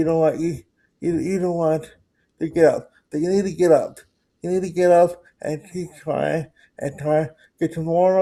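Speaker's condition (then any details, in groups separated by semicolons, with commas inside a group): Cerebral palsy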